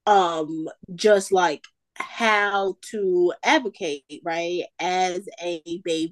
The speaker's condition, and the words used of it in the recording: Stuttering. And like, I just never want other people to think that I like don't know what I'm talking about, but like I can't help my stutter, right?